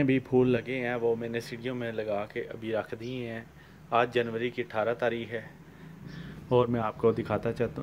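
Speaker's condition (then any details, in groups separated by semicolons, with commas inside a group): No condition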